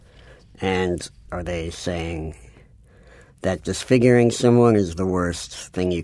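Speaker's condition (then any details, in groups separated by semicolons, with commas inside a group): Cleft palate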